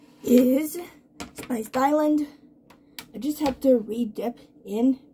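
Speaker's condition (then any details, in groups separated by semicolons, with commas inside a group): No condition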